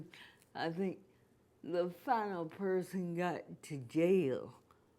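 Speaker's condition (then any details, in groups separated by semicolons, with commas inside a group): Cerebral palsy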